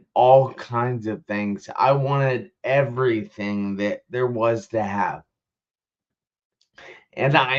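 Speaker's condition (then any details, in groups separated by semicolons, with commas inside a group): Traumatic brain injury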